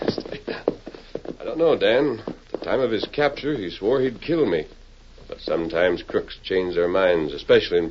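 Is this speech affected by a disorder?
No.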